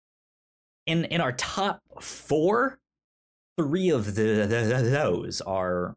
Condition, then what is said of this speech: Stuttering. Yeah, especially since I have a stutter when I talk.